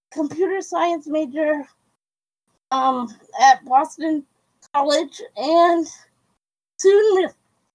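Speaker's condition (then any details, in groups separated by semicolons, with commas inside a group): Cerebral palsy; quadriplegic, wheelchair user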